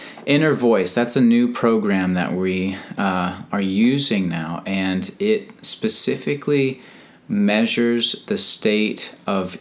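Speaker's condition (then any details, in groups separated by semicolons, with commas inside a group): No condition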